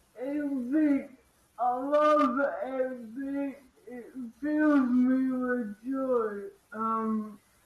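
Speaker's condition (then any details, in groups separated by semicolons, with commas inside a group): Cerebral palsy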